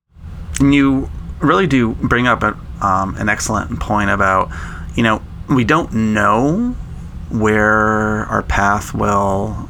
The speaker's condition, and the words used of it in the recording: Stuttering. I might say a phrase over again.